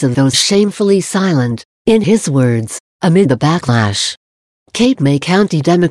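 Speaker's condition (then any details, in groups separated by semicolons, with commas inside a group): No condition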